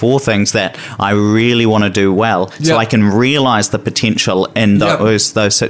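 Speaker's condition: No condition

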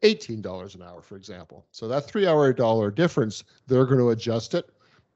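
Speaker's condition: No condition

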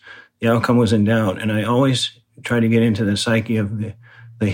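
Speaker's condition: Parkinson's disease; right-side weakness at onset, diagnosed by neurologist, confirmed by second opinion, heavy weightlifting slows progression

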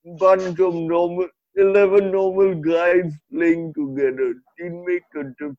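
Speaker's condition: Cerebral palsy; from birth, breech delivery, ordered c-section not done, head stuck about 90 seconds, given 24 hours to live; hyperreactive body when nervous on stage, strong shaking, spasms, abnormal breathing, fear of public speaking

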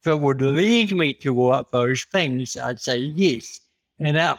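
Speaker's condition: Cerebral palsy; congenital

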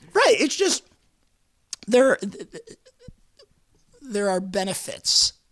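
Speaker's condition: Vocal cord cancer, repeated surgery; chemotherapy causing mouth pain

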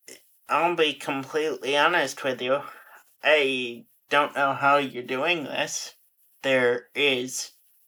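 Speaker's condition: Friedreich's ataxia; clinical trial participant, rapid physical decline after diagnosis

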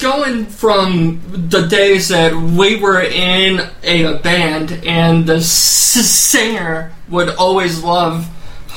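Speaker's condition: Stutter; stutter since birth; occasional stuttering, not noticed by co-hosts; prolonged sounds

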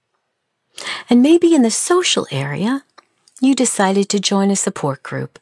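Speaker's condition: No condition

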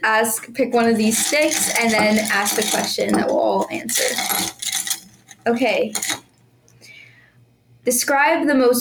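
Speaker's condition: No condition

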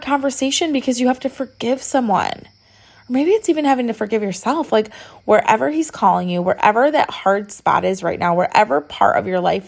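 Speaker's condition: No condition

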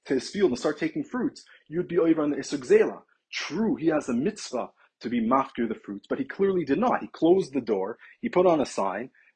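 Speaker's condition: No condition

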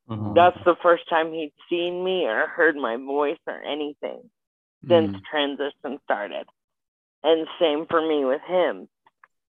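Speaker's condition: Spastic quadriplegic cerebral palsy; age 27

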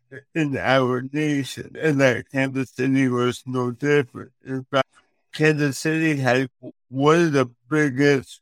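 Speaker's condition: Cerebral palsy; affects speech

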